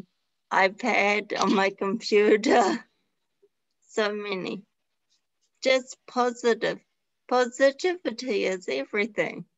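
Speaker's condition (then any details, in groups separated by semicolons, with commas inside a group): Traumatic brain injury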